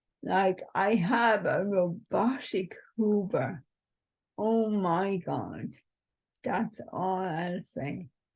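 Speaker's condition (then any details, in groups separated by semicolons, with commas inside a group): Cerebral palsy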